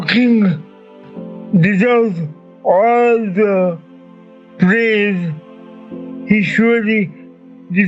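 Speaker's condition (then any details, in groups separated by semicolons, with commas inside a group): Cerebral palsy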